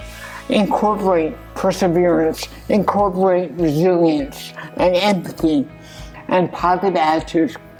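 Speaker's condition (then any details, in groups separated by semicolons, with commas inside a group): Cerebral palsy; lifelong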